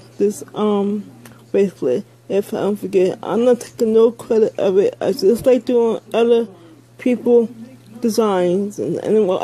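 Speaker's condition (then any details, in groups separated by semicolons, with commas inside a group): Speech impairment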